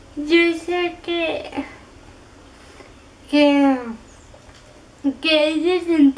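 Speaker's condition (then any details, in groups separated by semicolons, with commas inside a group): Cerebral palsy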